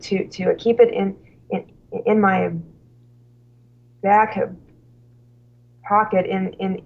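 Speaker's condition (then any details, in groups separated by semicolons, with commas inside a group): Stuttering; severe stuttering at college start, fluency temporarily improved by drinking alcohol, works as school slp; stutters openly, cannot hide it, discloses stuttering to parents, feels in control; noticeable stuttering that cannot be hidden, more fluent when drinking then; repeated words, blocks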